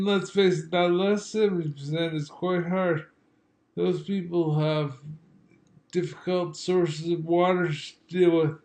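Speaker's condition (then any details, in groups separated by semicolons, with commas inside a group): Multiple sclerosis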